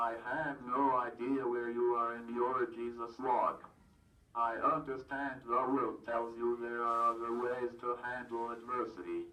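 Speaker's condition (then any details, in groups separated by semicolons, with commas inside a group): Cerebral palsy, athetoid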